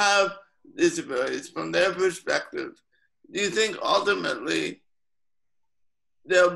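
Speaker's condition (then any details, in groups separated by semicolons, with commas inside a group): Cerebral palsy; lifelong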